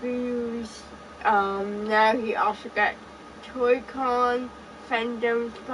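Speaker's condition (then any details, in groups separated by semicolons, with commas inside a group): Cerebral palsy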